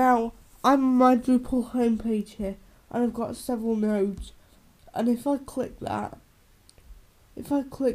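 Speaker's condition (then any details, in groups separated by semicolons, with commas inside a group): Cerebral palsy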